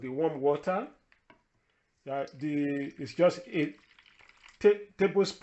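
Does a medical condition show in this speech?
No.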